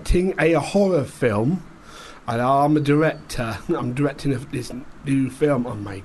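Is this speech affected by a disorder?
Yes: Down syndrome.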